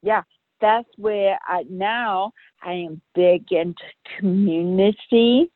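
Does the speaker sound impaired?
Yes: brain aneurysm rupture; sudden ruptured brain aneurysm, coma afterward, relearned walking and talking, balance issues, physical therapy; not even four years since rupture, still learning to walk, swerves from balance issues; sounds different than before, speech leads people to think deaf.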